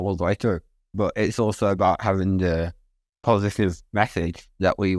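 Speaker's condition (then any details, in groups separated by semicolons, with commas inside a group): Spinal muscular atrophy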